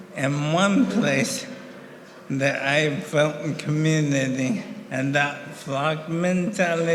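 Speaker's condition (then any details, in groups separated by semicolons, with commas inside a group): ALS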